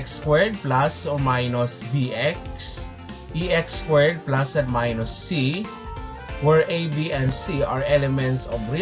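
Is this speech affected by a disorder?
No.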